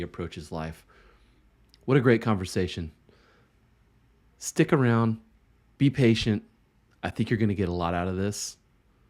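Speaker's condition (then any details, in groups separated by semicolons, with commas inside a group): No condition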